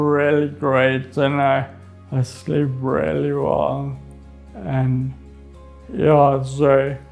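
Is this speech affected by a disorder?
Yes: Friedreich's ataxia; spasticity.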